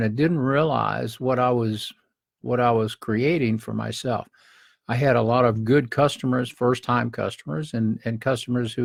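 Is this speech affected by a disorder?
No.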